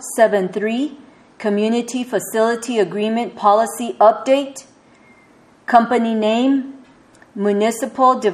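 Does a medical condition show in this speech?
No.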